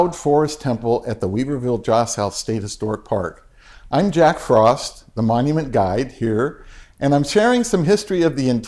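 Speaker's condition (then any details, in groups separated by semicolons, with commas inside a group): No condition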